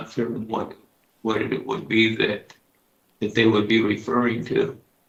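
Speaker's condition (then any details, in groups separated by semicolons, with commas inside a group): Parkinson's disease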